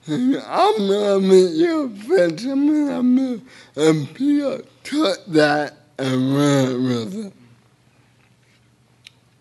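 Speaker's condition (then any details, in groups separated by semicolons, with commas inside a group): Cerebral palsy; speech a little unclear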